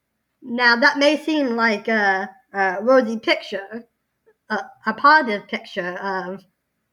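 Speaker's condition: Down syndrome

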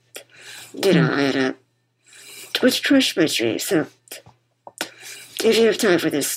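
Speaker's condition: Muscular dystrophy; congenital, diagnosed as toddler, relies on others for daily living, later tracheostomy, 24-hour ventilator, speech lost; bipap machine audible while speaking

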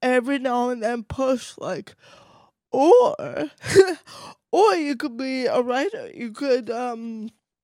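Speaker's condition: Cerebral palsy, mild; voice affected

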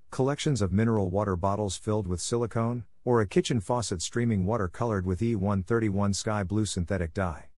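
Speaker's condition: No condition

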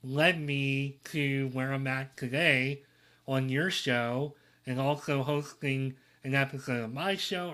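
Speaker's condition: Cleft lip and palate

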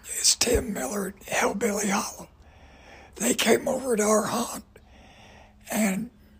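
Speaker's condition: Voice damage from cancer; raspy voice

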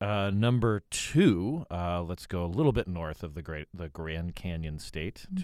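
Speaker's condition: No condition

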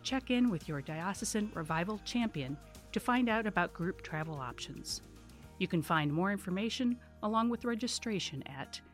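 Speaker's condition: No condition

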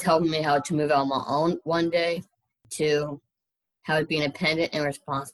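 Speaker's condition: Down syndrome; trisomy 21, heart surgery in childhood, eye surgery, other childhood surgeries, thyroid removed; age 22

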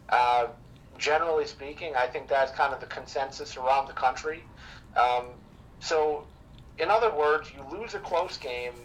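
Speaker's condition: No condition

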